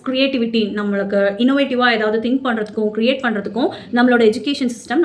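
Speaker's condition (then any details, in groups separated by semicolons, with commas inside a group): No condition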